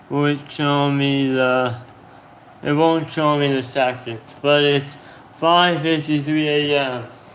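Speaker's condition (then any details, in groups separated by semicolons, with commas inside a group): Tongue cancer surgery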